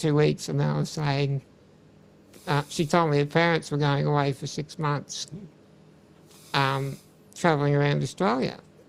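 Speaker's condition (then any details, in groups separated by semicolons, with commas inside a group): Muscular dystrophy; uses wheelchair; wheelchair user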